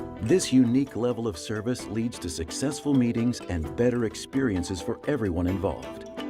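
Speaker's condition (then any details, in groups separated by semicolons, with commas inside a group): No condition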